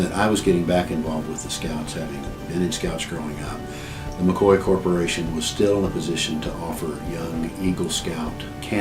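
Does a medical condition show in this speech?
No.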